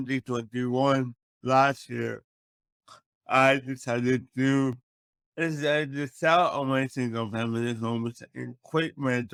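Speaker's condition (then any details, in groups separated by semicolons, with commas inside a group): Cerebral palsy; speech affected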